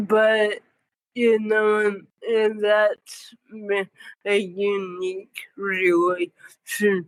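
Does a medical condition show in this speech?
Yes: cerebral palsy.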